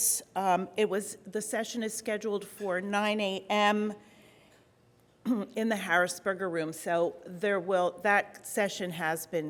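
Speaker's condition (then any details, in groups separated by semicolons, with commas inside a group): No condition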